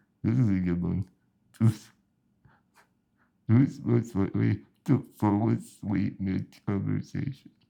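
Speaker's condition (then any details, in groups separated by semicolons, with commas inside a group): Spinal muscular atrophy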